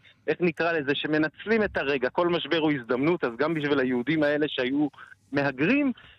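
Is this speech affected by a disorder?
No.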